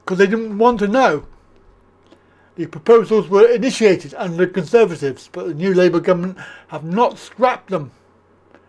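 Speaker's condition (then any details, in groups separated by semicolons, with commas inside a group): Cerebral palsy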